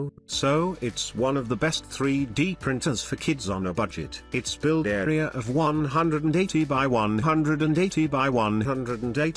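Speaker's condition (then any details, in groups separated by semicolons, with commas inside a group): No condition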